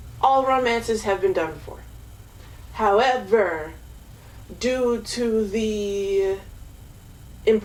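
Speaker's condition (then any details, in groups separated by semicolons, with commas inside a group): No condition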